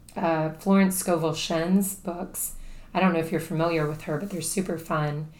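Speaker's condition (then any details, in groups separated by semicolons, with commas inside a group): No condition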